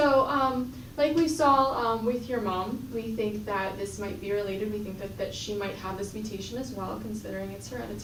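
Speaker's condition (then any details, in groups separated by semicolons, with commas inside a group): No condition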